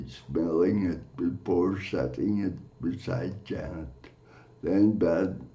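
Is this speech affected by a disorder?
Yes: cerebral palsy; from birth.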